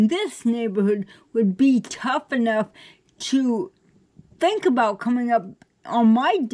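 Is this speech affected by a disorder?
Yes: cerebral palsy; affects standing and balance.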